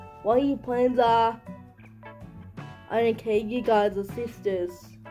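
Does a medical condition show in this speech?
Yes: cerebral palsy.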